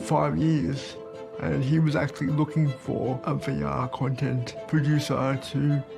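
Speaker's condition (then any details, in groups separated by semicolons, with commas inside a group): Cerebral palsy; birth brain damage, two months premature; diagnosed at about 12 months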